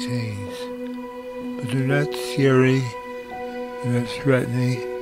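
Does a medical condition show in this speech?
Yes: early-onset Parkinson's disease; early-onset form, diagnosed at 55.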